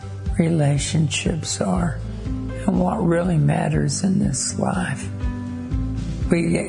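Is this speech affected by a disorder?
Yes: ALS; wheelchair user; diagnosed 5 years ago.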